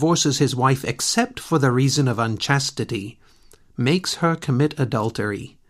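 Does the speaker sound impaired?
No.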